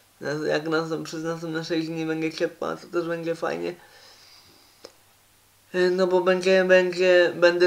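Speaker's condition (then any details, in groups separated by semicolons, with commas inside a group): Cerebral palsy; uses wheelchair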